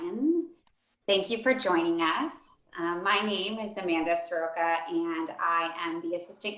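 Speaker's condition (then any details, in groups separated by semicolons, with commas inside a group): No condition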